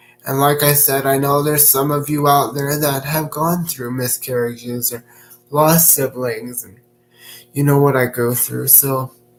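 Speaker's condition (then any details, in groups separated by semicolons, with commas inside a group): Cerebral palsy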